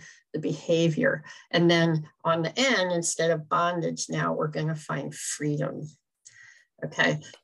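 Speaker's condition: Cleft palate; congenital, extremely severe

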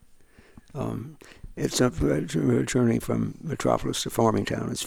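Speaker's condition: Parkinson's; diagnosed about 50 years ago

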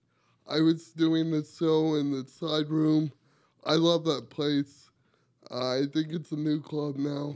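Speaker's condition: Cerebral palsy; wheelchair user

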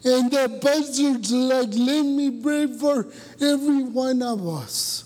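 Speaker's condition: Cerebral palsy; from birth, born about two weeks early, umbilical cord around neck, no breathing at birth, cannot control nerves; voice affected, voice described as a curse

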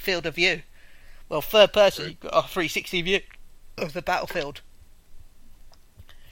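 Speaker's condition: No condition

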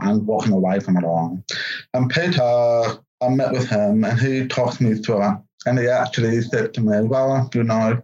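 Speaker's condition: Profound deafness; congenital, born deaf

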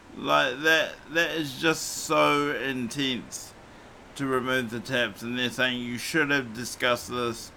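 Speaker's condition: Cerebral palsy; morphine not allowed after it

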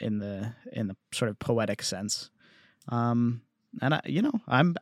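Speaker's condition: No condition

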